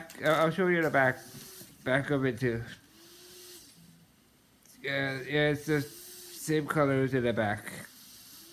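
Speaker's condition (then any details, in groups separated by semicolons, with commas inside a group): Muscular dystrophy, Duchenne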